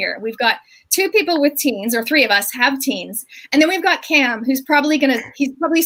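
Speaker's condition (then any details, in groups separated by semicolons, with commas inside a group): No condition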